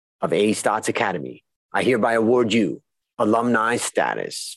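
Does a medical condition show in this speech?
No.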